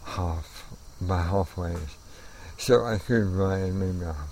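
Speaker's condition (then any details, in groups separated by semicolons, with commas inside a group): ALS; amyotrophic lateral sclerosis, onset with trouble playing guitar, neurologist diagnosis, incurable, will eventually impair movement, breathing; already affecting voice, naturally soft-spoken, quiet voice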